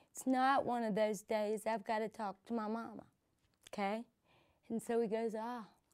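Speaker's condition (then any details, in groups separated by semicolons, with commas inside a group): Cerebral palsy; from birth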